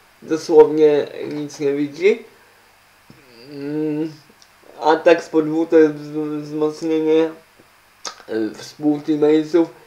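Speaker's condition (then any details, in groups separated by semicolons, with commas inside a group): Cerebral palsy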